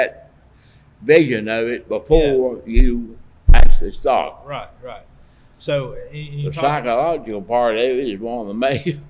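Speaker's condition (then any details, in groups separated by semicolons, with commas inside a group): Parkinson's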